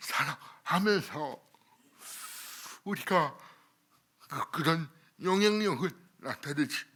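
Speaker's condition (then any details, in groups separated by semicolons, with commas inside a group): Cerebral palsy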